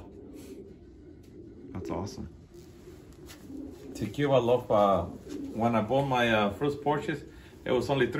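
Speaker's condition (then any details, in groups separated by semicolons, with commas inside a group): No condition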